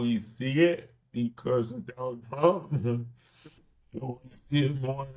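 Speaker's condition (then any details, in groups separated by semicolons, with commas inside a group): Cerebral palsy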